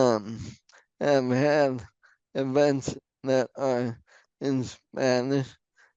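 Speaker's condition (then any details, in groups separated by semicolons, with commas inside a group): ALS; onset left hand weakness, then right hand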